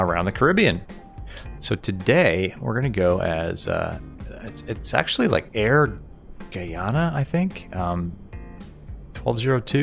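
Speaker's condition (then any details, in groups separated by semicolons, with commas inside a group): No condition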